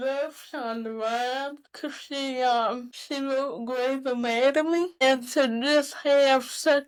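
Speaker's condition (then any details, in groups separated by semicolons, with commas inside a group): Cerebral palsy; could not always articulate well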